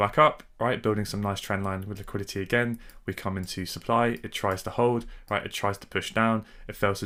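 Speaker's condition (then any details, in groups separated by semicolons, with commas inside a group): No condition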